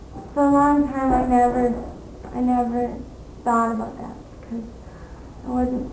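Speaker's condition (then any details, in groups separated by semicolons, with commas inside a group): Cerebral palsy; plateau in abilities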